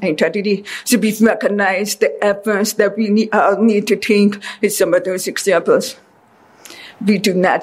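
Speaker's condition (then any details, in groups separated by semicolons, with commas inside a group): Deafness; deaf since childhood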